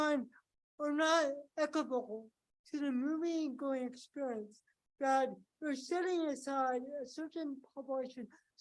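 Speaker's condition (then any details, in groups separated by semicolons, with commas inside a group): Cerebral palsy; from birth, affects movement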